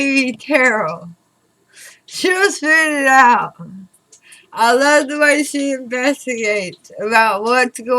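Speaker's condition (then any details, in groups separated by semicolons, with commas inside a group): Throat cancer radiation damage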